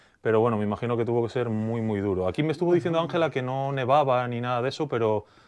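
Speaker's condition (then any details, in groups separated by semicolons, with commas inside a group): No condition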